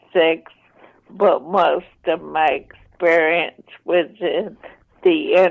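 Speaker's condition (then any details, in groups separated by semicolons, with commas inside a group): ALS, mild; voice slightly impaired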